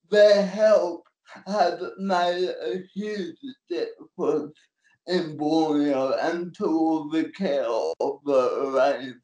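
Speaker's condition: Cerebral palsy; getting on and off stage

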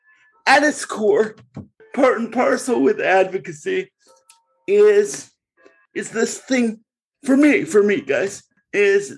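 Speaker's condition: Cerebral palsy; congenital cerebral palsy, since birth, born in Bridgeport, Connecticut, segregated schooling

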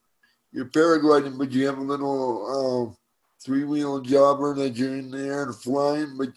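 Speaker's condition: Cerebral palsy; uses wheelchair for mobility

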